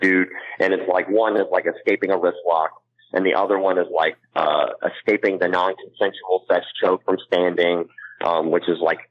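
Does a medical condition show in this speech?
Yes: cleft palate; congenital cleft palate.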